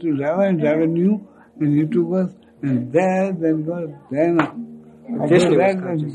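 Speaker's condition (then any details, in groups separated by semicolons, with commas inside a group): Speech loss after head injury; head injury from car accident, unconscious after accident, speech lost after accident; very difficult to utter words, speech feels heavy; listeners say understandable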